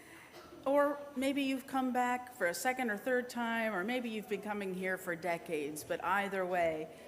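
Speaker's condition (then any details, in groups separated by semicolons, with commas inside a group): No condition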